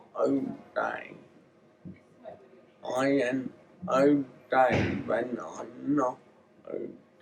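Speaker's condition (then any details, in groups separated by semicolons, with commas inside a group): Cerebral palsy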